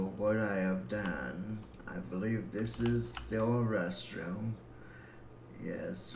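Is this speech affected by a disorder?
Yes: cerebral palsy; breathing fine.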